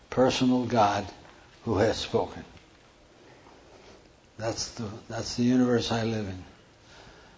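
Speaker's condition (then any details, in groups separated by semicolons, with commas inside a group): Parkinson's; hand tremor during talk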